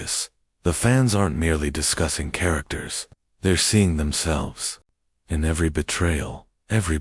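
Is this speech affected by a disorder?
No.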